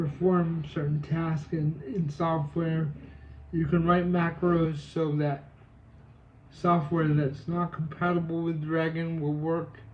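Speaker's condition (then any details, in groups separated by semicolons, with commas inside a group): Cerebral palsy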